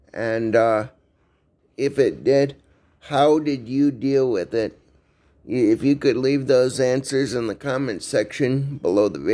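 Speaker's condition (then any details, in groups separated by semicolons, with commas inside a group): Cerebral palsy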